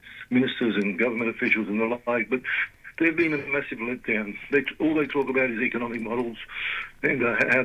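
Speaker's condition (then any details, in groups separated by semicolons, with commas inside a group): Parkinson's disease; can't do much more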